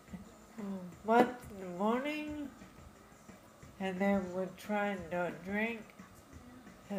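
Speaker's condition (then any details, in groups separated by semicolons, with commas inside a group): Friedreich's ataxia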